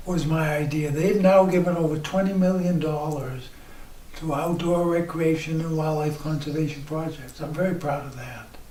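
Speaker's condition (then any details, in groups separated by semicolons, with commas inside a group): ALS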